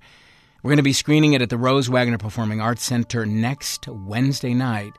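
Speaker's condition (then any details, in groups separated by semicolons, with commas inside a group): No condition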